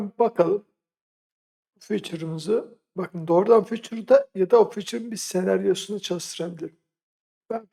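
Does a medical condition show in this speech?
No.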